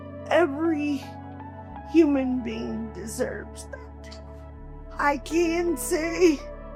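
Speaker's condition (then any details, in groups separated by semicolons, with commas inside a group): Cerebral palsy, quadriplegic; quadriplegic, from birth, all four limbs, oxygen deprivation at birth; needs 24-hour care, assisted out of bed; able to speak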